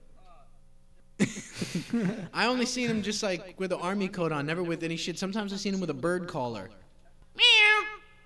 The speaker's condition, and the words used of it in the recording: No condition.